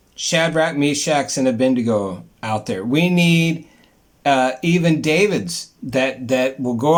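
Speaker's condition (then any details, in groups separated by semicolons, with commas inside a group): No condition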